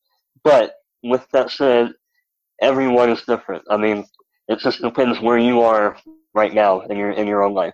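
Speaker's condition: Cleft lip and palate; over 20 operations by age 6

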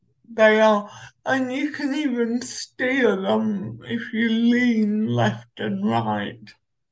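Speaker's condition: Cerebral palsy; uses Omeo wheelchair

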